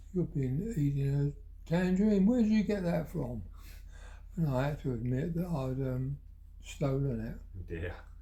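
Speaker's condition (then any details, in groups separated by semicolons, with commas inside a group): Parkinson's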